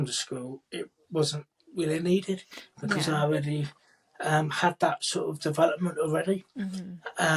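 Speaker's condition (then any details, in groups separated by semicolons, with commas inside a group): Cerebral palsy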